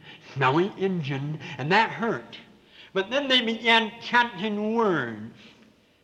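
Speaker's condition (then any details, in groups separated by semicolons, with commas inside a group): Severe cleft palate with lisp; congenital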